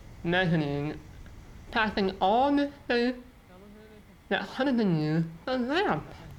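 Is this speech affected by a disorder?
Yes: muscular dystrophy.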